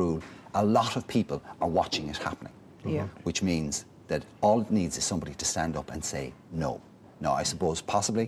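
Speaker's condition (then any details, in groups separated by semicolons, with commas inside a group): No condition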